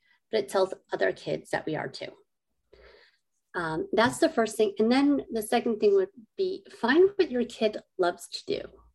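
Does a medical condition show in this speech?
Yes: cleft lip and palate; adult.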